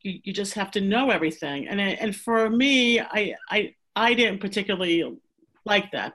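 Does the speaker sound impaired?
Yes: stuttering; person who stutters, personal experience of stuttering, involved in support groups for adults who stutter; earlier felt speech not fluent enough to specialize in stuttering therapy; here repeated sounds, repeated words.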